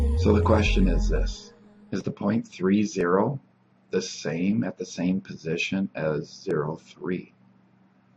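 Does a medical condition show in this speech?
No.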